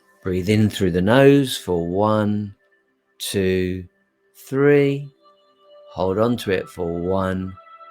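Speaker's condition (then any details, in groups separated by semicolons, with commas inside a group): No condition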